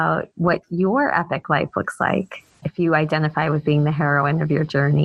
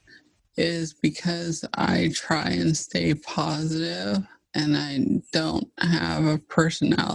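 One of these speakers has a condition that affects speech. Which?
The second: ALS (Lou Gehrig's disease); fast progressing form; almost bedbound, uses wheelchair; voice wonky, full voice earlier.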